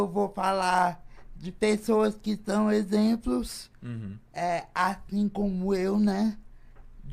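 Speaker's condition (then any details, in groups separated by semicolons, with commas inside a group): Cerebral palsy; from birth, premature birth, affects motor coordination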